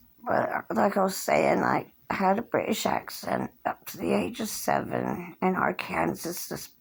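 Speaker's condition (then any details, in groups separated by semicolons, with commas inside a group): Cerebral palsy; since birth, hand tremors; age 57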